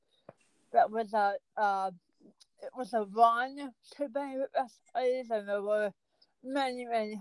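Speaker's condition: Cerebral palsy; speech affected

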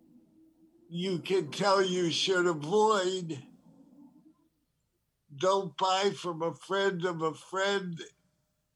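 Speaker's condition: Parkinson's disease; diagnosed over 9 years ago

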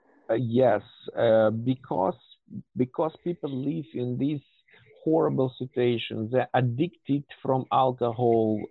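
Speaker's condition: No condition

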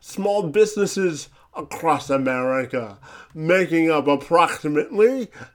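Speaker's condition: Cerebral palsy; spastic quadriplegic

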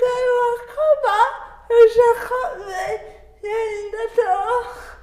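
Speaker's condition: Cerebral palsy; cerebral palsy from birth

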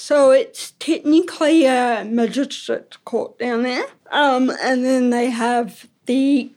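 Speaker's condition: Ataxic cerebral palsy; five weeks premature

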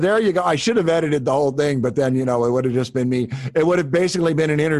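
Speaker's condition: No condition

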